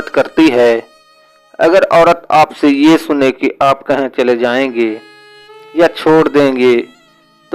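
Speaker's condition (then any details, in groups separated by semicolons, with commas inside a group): No condition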